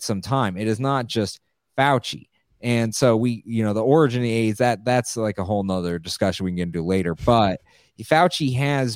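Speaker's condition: No condition

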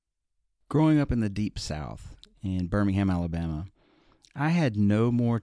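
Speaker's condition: No condition

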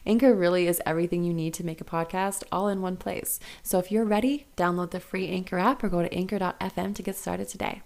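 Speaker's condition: No condition

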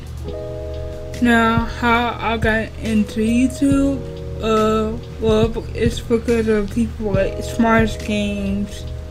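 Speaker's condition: Cerebral palsy; wheelchair user

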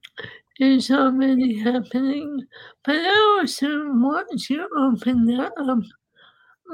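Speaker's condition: ALS; voice has obviously changed, once thought unable to sing, singing helps speaking and breathing

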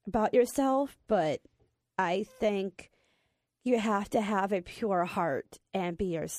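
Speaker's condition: Down syndrome

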